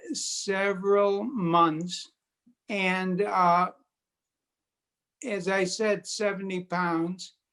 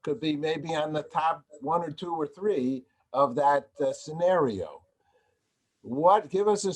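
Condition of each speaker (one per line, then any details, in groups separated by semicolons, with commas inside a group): Multiple sclerosis; quadriplegic
No condition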